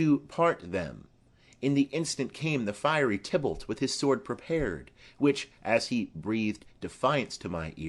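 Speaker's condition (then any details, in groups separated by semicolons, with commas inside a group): No condition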